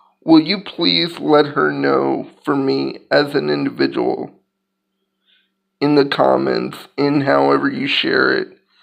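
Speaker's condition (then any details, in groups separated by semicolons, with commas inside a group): Cerebral palsy; physical disability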